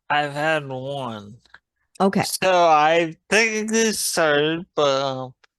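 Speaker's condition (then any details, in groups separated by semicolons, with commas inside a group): Traumatic brain injury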